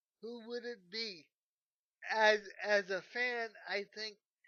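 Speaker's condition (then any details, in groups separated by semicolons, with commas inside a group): Cerebral palsy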